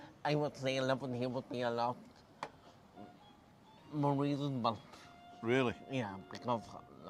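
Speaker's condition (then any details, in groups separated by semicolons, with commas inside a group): Cerebral palsy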